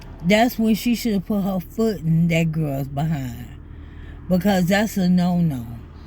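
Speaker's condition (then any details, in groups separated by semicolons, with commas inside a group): ALS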